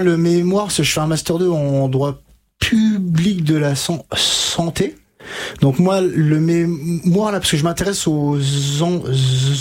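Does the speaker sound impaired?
Yes: stuttering; stuttering since age 5 to 6, about 27 years, untreated until about 20; speech therapy with stuttering specialist Catherine Daubier in Nancy from 20-22, several years, fluency techniques; current blocks and repetitions, blocked every sentence, used gestures, froze reading aloud; here prolonged sounds.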